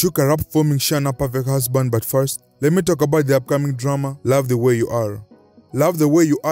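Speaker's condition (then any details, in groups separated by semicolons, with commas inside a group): No condition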